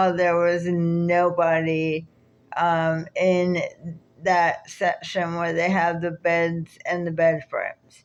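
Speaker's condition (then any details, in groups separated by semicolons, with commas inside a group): Cerebral palsy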